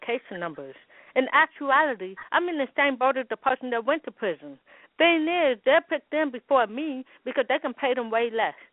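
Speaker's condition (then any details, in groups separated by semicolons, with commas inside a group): Hearing loss with speech impediment; congenital hearing loss, umbilical cord wrapped around neck at birth, hearing aids since 15 months; wears hearing aids, learned sign language at four; speech impediment caused by hearing loss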